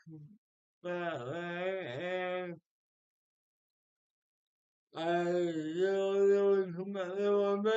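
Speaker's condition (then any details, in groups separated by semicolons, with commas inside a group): Speech impairment after birth surgery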